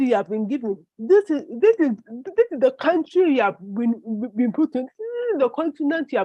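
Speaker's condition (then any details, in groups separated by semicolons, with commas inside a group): Cerebral palsy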